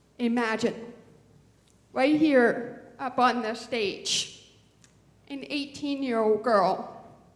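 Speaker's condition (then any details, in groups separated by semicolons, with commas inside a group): Deafness; born deaf, cochlear implant chosen by doctor father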